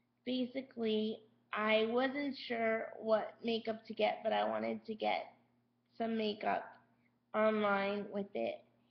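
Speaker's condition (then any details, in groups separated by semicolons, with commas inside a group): Cerebral palsy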